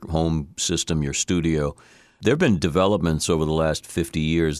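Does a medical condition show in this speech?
No.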